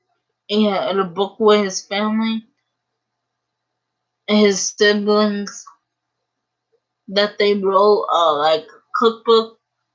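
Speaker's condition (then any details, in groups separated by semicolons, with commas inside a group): Cerebral palsy; uses a wheelchair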